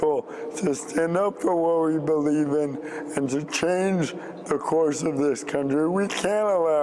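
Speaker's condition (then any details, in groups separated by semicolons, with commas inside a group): ALS; rapidly progressing whole-body paralysis, uses wheelchair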